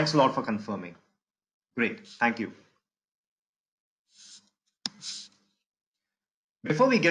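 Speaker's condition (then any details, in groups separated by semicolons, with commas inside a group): No condition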